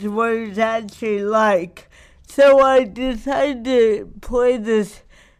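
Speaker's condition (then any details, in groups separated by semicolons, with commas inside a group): Cerebral palsy; not degenerative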